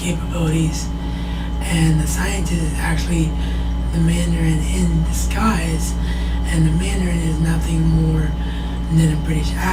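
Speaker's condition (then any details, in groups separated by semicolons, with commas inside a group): Cerebral palsy; wheelchair bound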